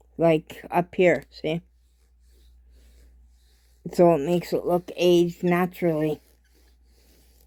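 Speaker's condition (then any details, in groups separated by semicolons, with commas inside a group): Cerebral palsy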